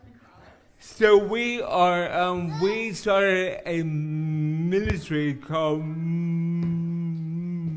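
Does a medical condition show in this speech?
Yes: cerebral palsy; speech impediment, needs careful enunciation for voice recognition, jokingly calls Siri speech therapist.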